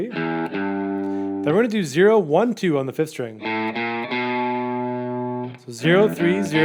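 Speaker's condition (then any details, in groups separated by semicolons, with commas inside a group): No condition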